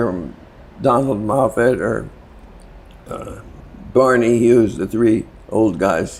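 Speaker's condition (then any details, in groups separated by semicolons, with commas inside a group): Parkinson's; worsening, often debilitating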